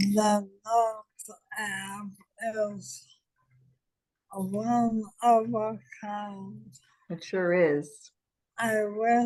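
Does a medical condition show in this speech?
Yes: ALS; diagnosed almost five years ago.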